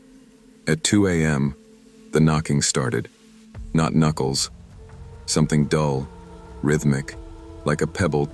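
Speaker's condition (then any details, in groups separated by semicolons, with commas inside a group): No condition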